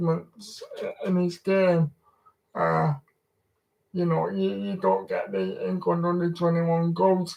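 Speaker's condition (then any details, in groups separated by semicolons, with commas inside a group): Cerebral palsy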